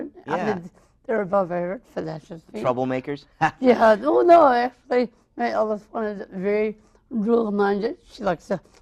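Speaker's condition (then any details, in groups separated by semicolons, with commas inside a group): Cerebral palsy, mild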